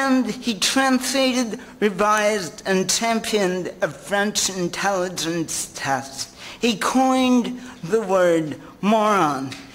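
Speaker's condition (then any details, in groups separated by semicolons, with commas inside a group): Cerebral palsy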